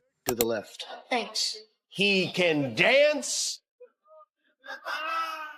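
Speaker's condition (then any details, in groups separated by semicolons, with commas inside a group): No condition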